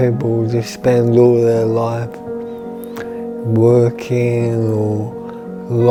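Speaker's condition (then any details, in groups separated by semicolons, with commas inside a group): Motor neurone disease; affects arms, legs, tongue, progressive toward total paralysis; about two months since diagnosis, walking cautiously, stomach medication; tongue affected, limited talking, eating, swallowing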